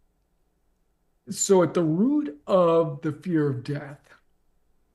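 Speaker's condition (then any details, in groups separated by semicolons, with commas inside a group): ALS; progressive, onset leg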